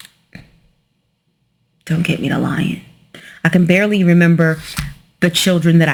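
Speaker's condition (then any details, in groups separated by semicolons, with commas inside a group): No condition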